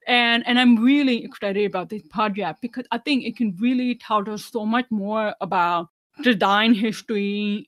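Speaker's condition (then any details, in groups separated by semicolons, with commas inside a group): Deafness, severe; 99% hearing loss, hearing aids worn whole life, no cochlear implant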